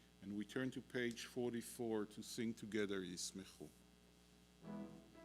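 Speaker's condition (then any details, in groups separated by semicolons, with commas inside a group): No condition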